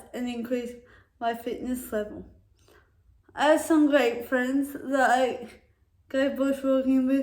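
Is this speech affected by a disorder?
Yes: cerebral palsy.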